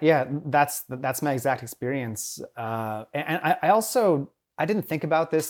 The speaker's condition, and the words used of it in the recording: Stuttering. It's this slightly more commanding and projecting voice that I use when I'm public speaking.